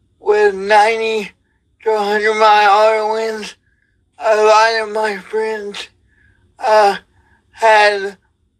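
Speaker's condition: Cerebral palsy; wheelchair user

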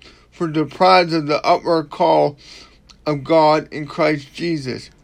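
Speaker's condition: Cerebral palsy; ongoing, not healed

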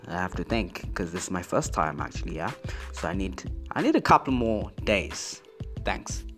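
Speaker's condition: No condition

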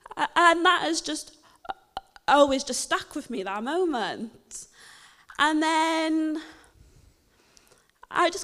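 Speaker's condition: Stammer; childhood-onset stammer identified at school, speech therapy for many years until about age 13, unhelpful; stutters at times in everyday conversation; prolonged sounds

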